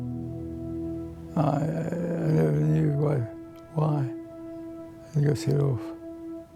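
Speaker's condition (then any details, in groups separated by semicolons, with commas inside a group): Parkinson's disease; exercise physiology for movement size, strength, mobility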